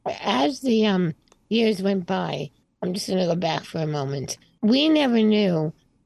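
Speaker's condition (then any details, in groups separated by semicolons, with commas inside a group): Spinal muscular atrophy type 2; on oral breakthrough medication strengthening motor neurons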